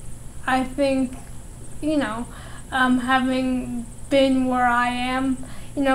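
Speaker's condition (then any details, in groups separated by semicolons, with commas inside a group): Cerebral palsy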